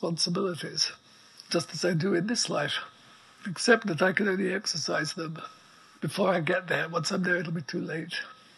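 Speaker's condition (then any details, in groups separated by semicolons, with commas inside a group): ALS; progressive neuromuscular illness, effectively quadriplegic, wheelchair six months after diagnosis, plastic nasal breathing pump; voice very weak, needs amplifier, breathing apparatus audible in background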